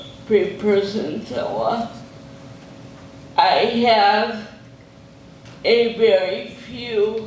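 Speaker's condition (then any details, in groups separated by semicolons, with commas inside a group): Cerebral palsy; very involved case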